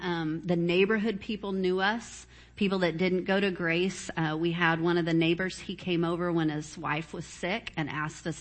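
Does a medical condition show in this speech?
No.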